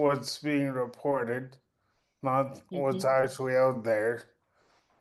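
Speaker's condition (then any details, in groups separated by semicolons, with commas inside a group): Cerebral palsy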